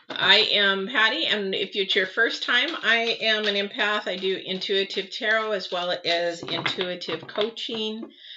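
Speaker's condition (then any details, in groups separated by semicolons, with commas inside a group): No condition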